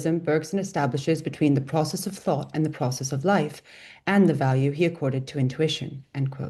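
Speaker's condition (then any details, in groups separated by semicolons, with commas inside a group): No condition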